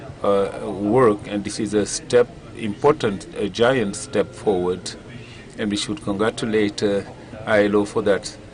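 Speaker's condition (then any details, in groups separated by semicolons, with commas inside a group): No condition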